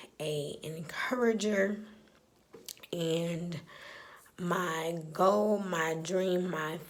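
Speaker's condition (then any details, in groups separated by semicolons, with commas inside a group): Spastic cerebral palsy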